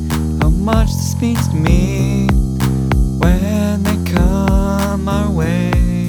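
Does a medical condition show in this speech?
No.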